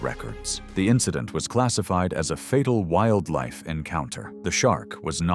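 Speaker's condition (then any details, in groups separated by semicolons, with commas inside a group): No condition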